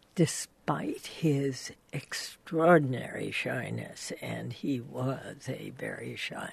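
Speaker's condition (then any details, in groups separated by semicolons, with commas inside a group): Spasmodic dysphonia; requires hard work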